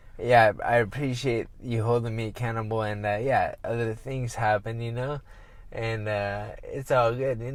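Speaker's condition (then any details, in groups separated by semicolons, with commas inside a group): Traumatic brain injury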